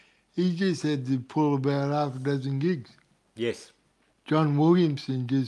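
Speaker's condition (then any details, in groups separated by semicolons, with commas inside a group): Cerebral palsy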